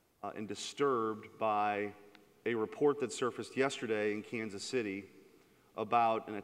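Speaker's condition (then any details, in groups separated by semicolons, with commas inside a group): No condition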